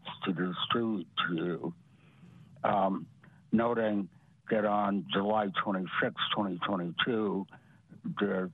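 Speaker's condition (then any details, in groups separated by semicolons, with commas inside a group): Parotid gland removal; recurring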